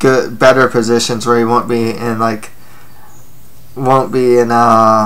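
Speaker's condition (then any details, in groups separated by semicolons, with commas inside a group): No condition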